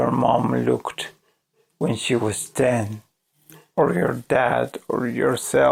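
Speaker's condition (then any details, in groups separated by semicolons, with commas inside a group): ALS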